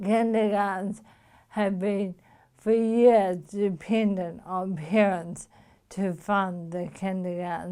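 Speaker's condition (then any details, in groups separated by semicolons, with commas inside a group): Motor neuron disease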